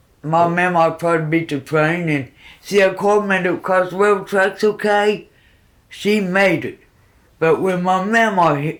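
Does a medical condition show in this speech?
Yes: cerebral palsy; formerly braces all over; after childhood train accident and coma.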